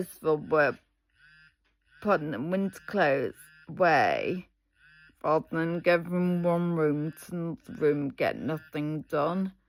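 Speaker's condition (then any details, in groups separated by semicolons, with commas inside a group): Multiple sclerosis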